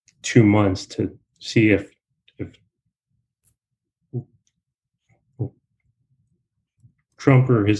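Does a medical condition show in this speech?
Yes: stuttering; persisting into adulthood, beer once used as crutch; disfluency mostly blocking on sounds, pauses before words; here repeated words, blocks.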